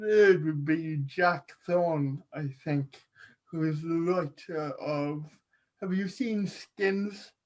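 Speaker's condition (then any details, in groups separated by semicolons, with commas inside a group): Cerebral palsy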